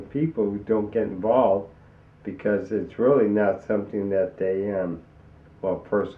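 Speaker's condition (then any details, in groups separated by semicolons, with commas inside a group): ALS; onset in arms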